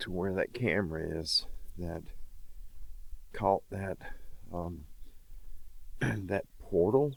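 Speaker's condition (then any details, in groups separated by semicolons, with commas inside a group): No condition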